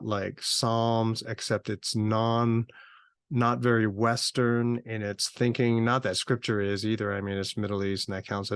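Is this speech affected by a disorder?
No.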